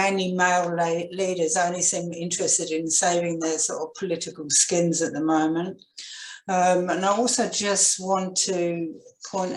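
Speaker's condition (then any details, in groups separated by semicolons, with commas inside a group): No condition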